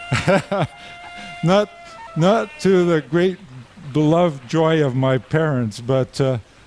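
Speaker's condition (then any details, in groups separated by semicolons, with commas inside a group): No condition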